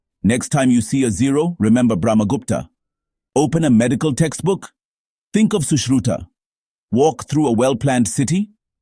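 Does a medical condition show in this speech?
No.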